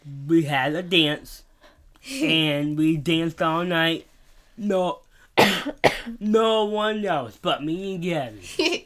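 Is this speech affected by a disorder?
Yes: Down syndrome.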